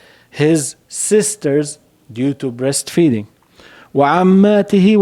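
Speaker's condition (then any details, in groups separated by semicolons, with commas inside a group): No condition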